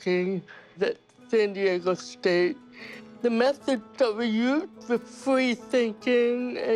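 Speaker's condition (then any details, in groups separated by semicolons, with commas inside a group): Cerebral palsy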